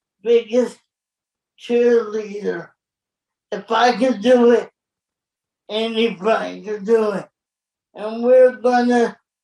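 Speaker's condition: Cerebral palsy; born very premature

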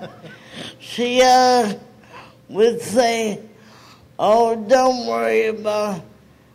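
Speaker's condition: Cerebral palsy; never received needed therapy

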